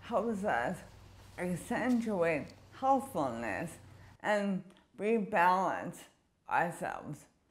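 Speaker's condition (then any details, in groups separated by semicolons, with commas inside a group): Primary lateral sclerosis; primary lateral sclerosis, motor neuron disease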